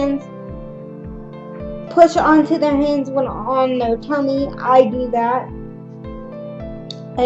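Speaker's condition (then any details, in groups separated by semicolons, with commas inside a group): Cerebral palsy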